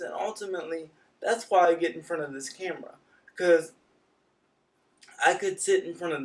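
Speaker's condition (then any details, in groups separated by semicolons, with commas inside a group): Cerebral palsy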